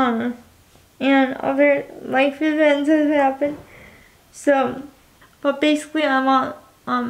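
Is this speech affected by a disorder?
Yes: cerebral palsy, spastic quadriplegic.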